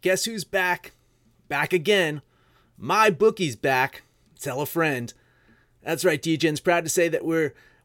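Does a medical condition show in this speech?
No.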